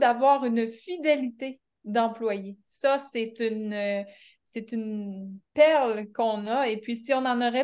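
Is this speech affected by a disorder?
No.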